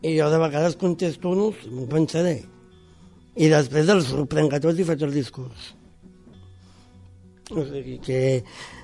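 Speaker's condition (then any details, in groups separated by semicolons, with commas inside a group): Down syndrome; age 45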